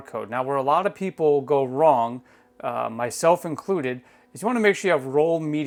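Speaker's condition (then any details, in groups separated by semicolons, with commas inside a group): No condition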